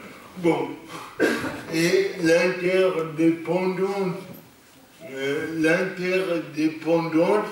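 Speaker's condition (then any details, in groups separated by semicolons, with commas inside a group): Cerebral palsy; lifelong, non-progressive; stable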